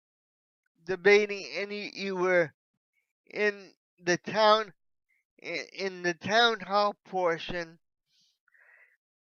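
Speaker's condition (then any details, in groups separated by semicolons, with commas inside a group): Cerebral palsy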